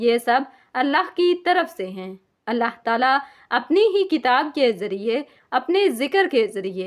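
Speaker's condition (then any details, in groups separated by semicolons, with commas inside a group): No condition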